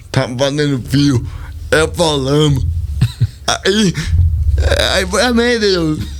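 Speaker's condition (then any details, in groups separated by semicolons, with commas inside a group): Cerebral palsy; speech not normal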